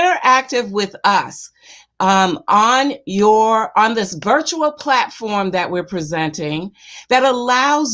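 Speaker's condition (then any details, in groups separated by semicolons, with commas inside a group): No condition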